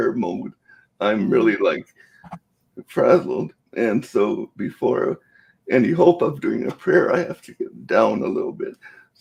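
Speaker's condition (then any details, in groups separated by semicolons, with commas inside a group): Cerebral palsy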